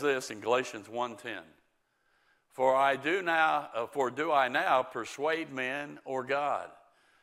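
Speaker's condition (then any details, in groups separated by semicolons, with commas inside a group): No condition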